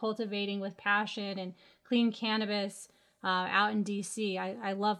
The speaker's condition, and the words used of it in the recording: No condition.